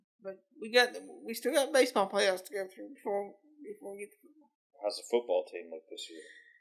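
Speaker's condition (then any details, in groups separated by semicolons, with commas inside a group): Cerebral palsy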